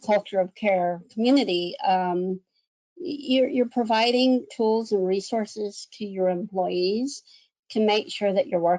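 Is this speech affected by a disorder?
Yes: cleft lip and palate; congenital cleft lip and cleft palate, 60 plus surgeries; one or two surgeries a year.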